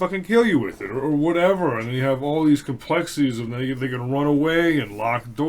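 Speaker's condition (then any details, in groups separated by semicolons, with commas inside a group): No condition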